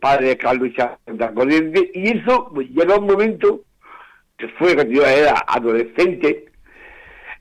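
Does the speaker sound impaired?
Yes: Down syndrome.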